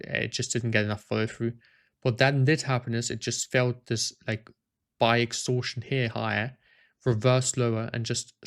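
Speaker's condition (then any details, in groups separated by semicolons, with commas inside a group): No condition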